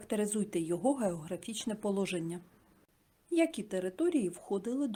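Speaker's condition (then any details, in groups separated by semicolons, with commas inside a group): No condition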